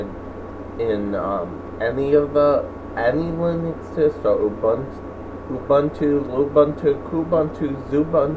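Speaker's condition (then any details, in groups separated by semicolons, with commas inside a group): Cerebral palsy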